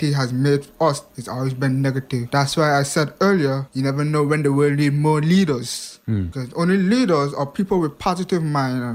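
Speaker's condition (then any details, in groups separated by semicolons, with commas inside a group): Hearing impairment; hearing not too great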